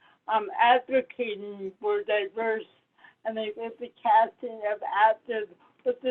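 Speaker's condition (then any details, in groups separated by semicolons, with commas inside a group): Cerebral palsy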